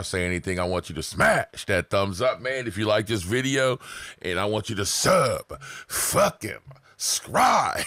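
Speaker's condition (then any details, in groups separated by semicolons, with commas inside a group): No condition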